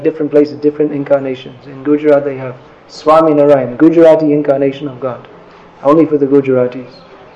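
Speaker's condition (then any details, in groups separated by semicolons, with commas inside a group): No condition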